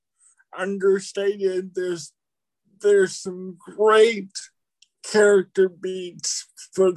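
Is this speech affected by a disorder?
Yes: cerebral palsy.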